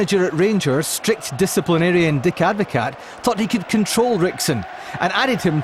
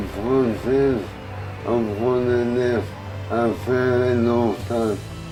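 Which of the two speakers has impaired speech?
The second: motor neurone disease; bulbar onset, jaw and speech problems first; about one year since diagnosis, hesitant walking, needs help dressing, feeding; difficulty speaking, abnormal jaw movement, worsening daily.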